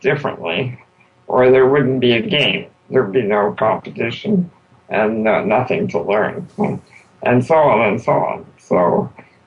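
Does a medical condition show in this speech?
Yes: spinal muscular atrophy; complete quadriplegia from spinal muscular atrophy, identified at seven months, not expected to live long.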